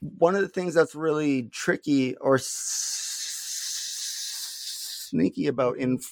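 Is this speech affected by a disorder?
Yes: stuttering; not stuttering much currently; here prolonged sounds, blocks.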